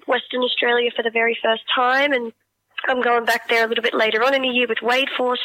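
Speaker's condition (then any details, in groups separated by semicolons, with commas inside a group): Cleft palate; born with it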